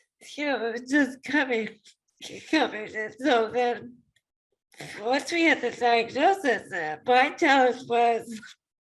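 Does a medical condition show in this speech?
Yes: ALS.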